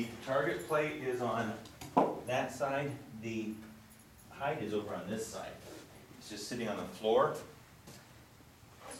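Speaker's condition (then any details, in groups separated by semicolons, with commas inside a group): No condition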